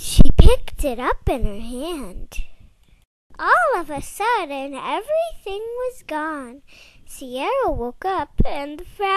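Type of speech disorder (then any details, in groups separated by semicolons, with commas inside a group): None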